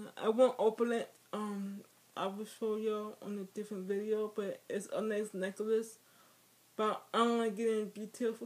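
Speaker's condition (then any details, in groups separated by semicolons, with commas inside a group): Speech impairment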